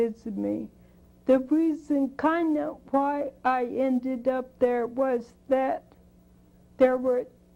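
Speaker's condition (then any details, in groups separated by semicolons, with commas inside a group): Spinocerebellar degeneration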